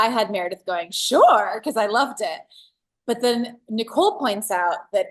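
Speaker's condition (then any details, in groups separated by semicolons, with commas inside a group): No condition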